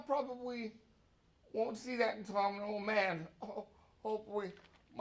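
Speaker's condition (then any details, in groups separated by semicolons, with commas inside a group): Cerebral palsy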